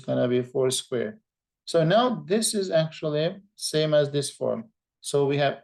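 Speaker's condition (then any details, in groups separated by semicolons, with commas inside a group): No condition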